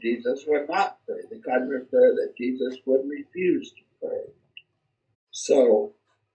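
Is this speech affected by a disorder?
Yes: cerebral palsy; brain injury at birth, complications and perhaps medical errors, legs severely compromised, arms unaffected; speech not affected.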